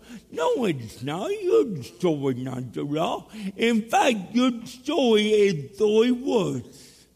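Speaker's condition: Cerebral palsy; speech impediment

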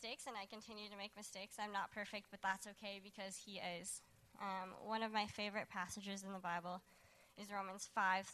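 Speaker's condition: Cleft lip and palate

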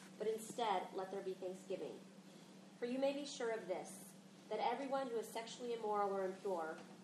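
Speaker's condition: No condition

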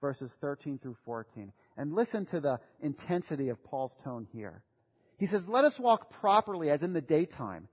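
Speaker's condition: No condition

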